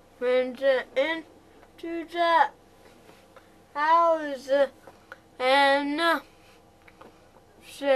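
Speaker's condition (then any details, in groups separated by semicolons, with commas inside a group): Cerebral palsy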